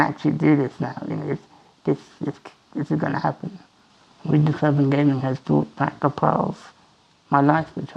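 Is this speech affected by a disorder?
Yes: spinal muscular atrophy.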